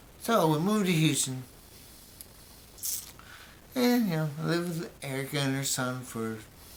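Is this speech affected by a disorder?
Yes: brain injury; memory greatly affected.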